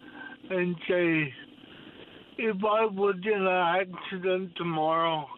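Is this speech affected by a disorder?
Yes: cerebral palsy; able to walk and run until a couple of years ago, mobility declined since; uses a scooter, cannot reach many restaurants or their bathrooms.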